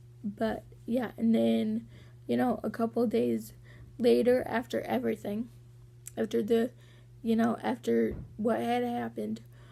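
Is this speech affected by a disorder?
Yes: cerebral palsy; walking sometimes hard.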